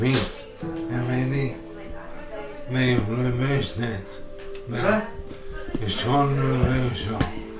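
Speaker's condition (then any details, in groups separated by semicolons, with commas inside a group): Motor neurone disease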